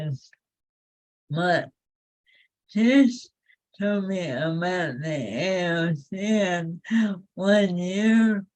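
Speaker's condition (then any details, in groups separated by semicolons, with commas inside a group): ALS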